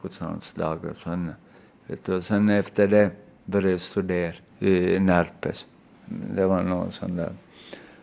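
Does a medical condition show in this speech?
Yes: aphasia after brain injury; hit by car at age seven, no diagnosis given, right hand difficulty, memory gaps; taken to Malmska Sjukhuset, later tested in Vasa, past seizures treated with medication, now off medication; word-finding difficulty, circumlocution, could not speak at first after injury.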